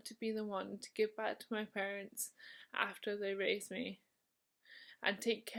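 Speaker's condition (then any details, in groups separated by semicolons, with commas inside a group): Motor neurone disease; onset in left hand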